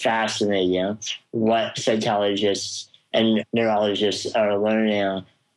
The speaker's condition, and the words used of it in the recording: Spinal muscular atrophy. It affects every muscle in my body from my legs to my arms to my jaw and my tongue, which obviously affects my ability to talk, which is why I may sound a little difficult to understand at times.